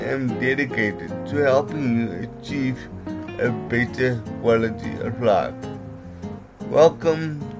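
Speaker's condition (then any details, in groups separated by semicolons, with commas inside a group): Cerebral palsy; worse when mouth tires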